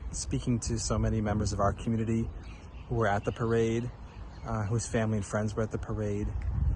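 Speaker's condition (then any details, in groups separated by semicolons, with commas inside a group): No condition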